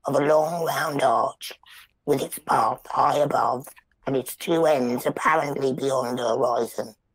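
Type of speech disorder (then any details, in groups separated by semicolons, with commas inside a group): Speech with a voice prosthesis; laryngectomy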